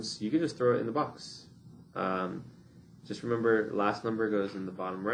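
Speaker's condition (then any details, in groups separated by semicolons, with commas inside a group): No condition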